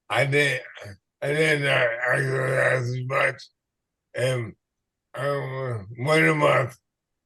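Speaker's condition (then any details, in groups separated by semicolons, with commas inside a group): ALS/MND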